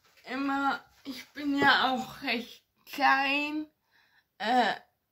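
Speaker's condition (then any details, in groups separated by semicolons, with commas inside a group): Ataxia; ataxia affecting hands and fingers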